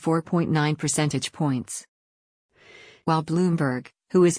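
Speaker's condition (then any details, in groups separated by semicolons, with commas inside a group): No condition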